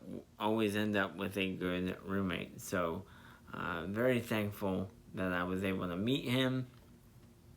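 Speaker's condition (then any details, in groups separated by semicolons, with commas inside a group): Spastic diplegia cerebral palsy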